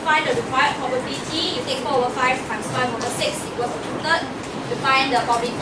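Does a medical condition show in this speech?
No.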